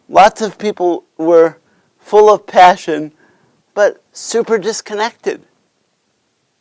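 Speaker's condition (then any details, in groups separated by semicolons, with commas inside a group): Cerebral palsy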